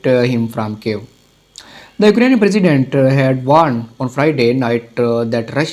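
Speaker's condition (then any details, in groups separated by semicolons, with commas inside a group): No condition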